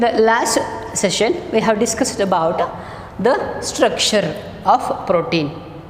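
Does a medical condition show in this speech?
No.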